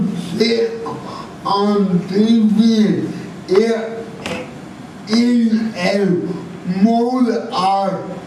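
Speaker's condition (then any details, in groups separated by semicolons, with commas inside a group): Cerebral palsy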